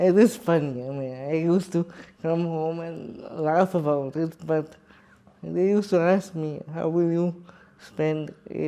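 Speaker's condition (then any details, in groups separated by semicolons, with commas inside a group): Cerebral palsy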